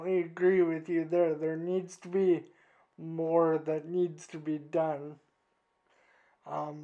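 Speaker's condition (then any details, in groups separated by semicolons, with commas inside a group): Cerebral palsy; from birth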